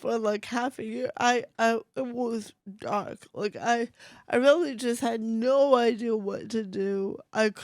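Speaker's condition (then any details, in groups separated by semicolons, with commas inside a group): Cerebral palsy; very mild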